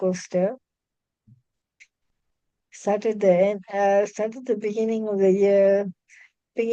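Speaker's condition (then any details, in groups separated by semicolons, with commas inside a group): Cerebral palsy; spastic quadriplegia, neonatal brain oxygen loss, premature birth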